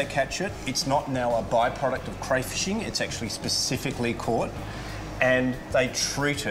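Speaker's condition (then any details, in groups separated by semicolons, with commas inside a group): No condition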